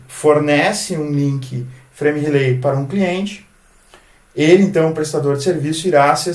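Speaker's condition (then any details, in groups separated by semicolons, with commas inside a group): No condition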